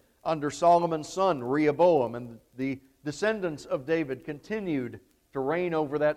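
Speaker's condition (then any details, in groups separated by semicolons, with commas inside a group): No condition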